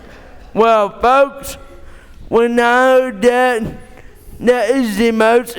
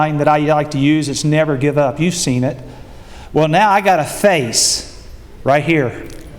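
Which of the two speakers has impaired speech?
The first: cerebral palsy; born premature.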